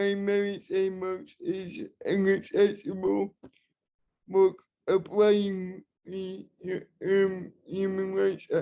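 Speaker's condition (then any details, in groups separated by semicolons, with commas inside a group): Cerebral palsy, spastic and dyskinetic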